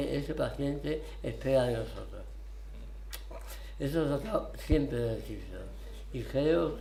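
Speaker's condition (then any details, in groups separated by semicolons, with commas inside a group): Tongue cancer, partial glossectomy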